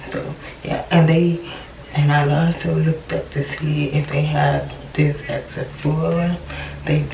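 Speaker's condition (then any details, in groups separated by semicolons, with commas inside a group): Cerebral palsy; from birth, left leg affected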